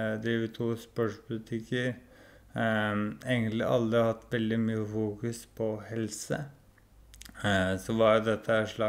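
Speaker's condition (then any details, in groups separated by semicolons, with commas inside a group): ALS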